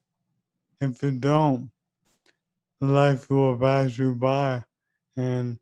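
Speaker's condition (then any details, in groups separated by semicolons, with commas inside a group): ALS; voice currently clear, considering voice banking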